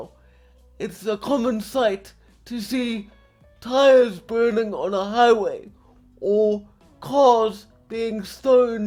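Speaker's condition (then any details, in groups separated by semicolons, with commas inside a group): Quadriplegic cerebral palsy, severe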